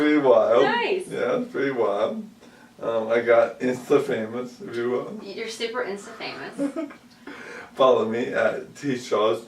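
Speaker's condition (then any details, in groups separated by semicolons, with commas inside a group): ALS; about 2 years since onset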